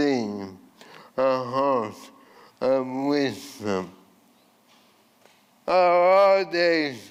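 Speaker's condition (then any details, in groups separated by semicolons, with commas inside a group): ALS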